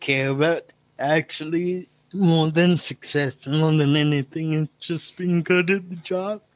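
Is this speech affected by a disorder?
Yes: cerebral palsy; noticeable speech impediment.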